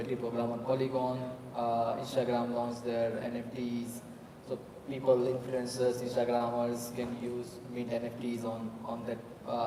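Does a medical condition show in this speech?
No.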